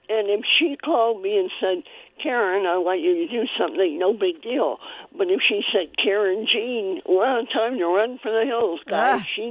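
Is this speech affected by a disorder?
Yes: cleft palate; spoon feeding needed at one point in early childhood.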